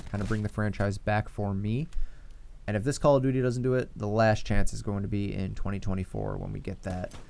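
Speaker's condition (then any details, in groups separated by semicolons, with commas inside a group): No condition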